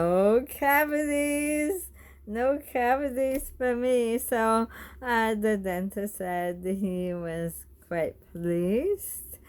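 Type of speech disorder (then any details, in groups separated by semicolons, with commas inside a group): Bulbar dysarthria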